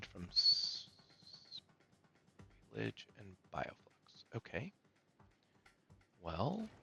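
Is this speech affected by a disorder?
No.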